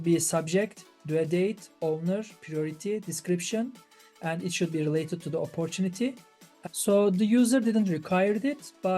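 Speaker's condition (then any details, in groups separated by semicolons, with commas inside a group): No condition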